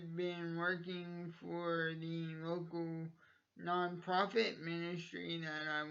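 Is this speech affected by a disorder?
Yes: cerebral palsy; from birth, uses wheelchair.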